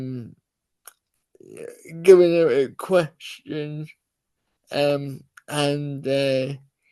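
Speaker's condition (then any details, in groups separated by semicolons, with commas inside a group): Cerebral palsy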